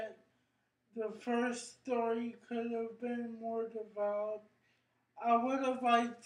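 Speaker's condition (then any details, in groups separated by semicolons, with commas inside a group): Cerebral palsy; brain injury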